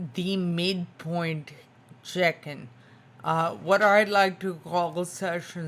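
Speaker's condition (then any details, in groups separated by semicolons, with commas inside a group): Spinocerebellar ataxia type 2, SCA2; tongue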